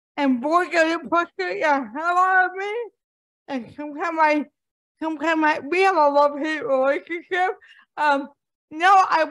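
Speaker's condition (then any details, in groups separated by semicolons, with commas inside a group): Cerebral palsy; impaired speech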